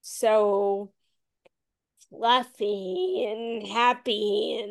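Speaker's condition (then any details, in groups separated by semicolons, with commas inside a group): Friedreich's ataxia; progressive muscular dystrophy form, symptoms from about 13, diagnosed at 17, initially called mild, walking difficulty; voice worsened, cadence and slurring getting worse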